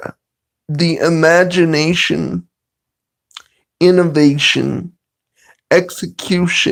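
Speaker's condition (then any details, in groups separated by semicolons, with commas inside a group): Cerebral palsy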